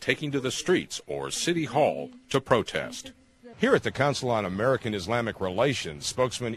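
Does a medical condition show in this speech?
No.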